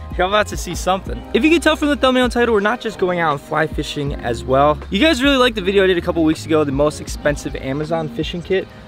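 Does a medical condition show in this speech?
No.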